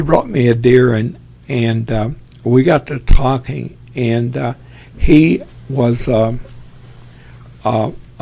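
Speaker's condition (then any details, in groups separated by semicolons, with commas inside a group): Parkinson's; tremors as early symptom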